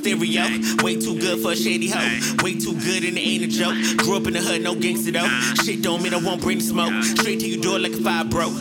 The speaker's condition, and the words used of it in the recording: No condition.